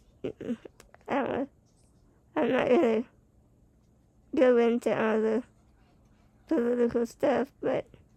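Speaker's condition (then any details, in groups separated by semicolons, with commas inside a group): Spinal muscular atrophy type 2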